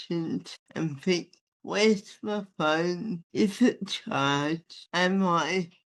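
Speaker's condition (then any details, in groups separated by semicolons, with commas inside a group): Athetoid spastic cerebral palsy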